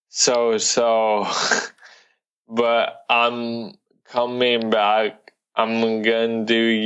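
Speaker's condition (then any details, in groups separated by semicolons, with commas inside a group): Cerebral palsy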